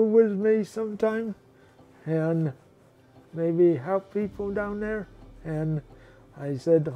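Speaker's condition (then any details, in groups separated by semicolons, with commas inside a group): Traumatic brain injury; hit by car as child, resuscitated; now able to walk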